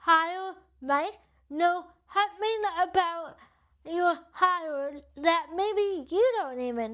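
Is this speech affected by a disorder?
Yes: cerebral palsy, spastic.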